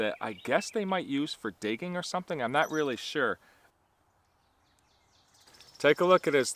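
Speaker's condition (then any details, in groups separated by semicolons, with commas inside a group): No condition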